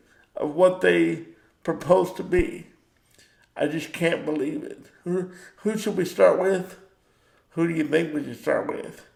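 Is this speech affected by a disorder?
Yes: cerebral palsy; power wheelchair.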